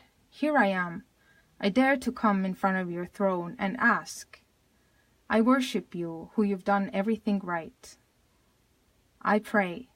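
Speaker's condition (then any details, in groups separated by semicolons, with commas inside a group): No condition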